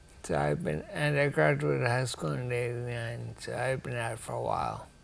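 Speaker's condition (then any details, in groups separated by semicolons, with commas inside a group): Ataxia; rare, progressive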